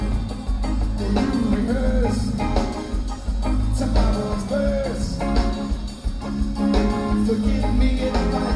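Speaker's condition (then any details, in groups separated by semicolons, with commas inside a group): No condition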